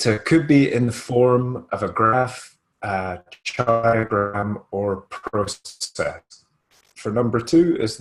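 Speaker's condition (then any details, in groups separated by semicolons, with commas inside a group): No condition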